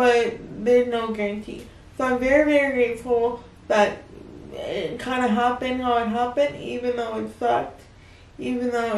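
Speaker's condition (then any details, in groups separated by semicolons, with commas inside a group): Cerebral palsy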